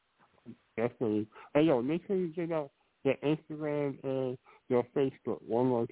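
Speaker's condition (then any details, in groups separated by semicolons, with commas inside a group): Muscular dystrophy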